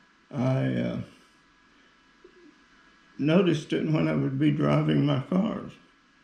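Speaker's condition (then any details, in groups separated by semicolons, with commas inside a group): Parkinson's disease; tremor main symptom, balance problems, dyskinesia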